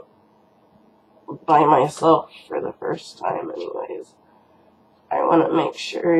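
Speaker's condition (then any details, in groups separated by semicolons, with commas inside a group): Cerebral palsy; housebound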